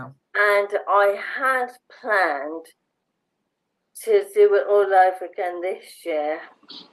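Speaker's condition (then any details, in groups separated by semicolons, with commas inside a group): Motor neurone disease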